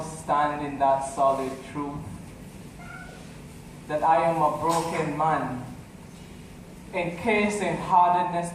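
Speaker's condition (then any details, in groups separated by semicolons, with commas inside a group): No condition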